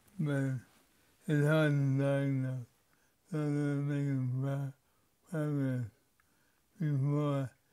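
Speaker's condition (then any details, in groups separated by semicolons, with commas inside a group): Parkinson's disease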